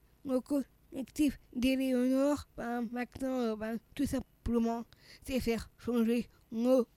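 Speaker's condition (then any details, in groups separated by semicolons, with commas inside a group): Down syndrome (trisomy 21); second heart operation near right ventricle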